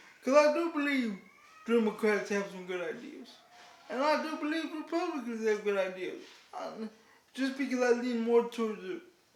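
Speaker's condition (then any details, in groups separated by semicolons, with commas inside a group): Cerebral palsy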